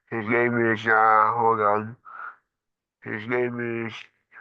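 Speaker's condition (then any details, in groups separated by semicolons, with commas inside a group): Cerebral palsy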